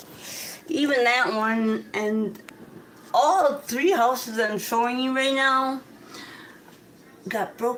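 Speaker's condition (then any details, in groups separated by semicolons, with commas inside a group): Cerebral palsy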